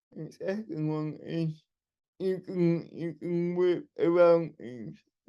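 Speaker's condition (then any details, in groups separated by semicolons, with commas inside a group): Cerebral palsy; wheelchair user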